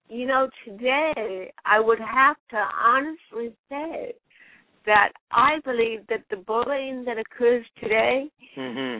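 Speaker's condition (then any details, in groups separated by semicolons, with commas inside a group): Cerebral palsy; lifelong, since birth, car ran onto parents' lawn when mother six months pregnant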